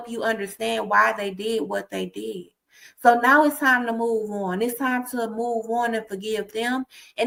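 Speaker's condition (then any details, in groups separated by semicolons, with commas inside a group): No condition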